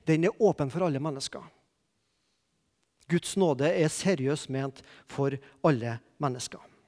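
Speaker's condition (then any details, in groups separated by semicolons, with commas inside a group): No condition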